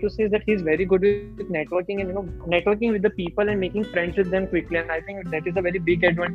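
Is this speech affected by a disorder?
No.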